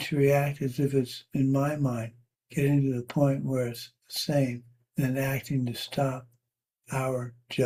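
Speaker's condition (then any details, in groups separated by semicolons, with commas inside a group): Parkinson's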